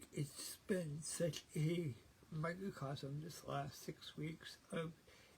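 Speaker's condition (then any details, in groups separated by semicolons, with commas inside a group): Cerebral palsy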